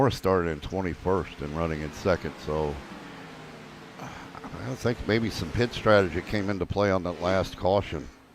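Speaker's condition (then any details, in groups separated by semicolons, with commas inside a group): No condition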